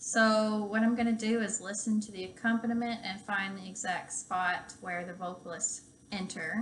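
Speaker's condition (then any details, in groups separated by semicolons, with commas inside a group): No condition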